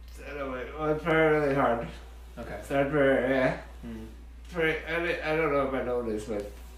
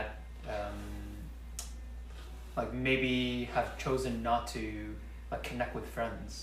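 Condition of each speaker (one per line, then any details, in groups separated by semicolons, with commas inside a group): Muscular dystrophy; diagnosed around age 6 or 7
No condition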